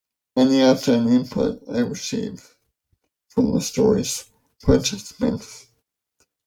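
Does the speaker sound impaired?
Yes: ALS; amyotrophic lateral sclerosis diagnosed August 2011 at age 27, symptoms began before diagnosis, progressive muscle weakness; about 10 years since diagnosis; affects mouth function, reading aloud affected, apologizes for speech, host takes over reading.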